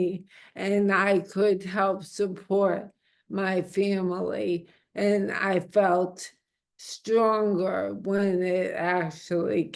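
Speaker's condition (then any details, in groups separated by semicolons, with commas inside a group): Amyotrophic lateral sclerosis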